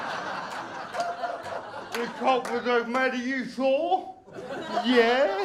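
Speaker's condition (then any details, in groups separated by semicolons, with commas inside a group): Cerebral palsy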